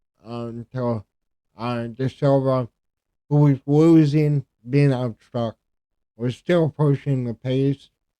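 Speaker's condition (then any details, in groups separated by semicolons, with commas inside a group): Cerebral palsy; present from birth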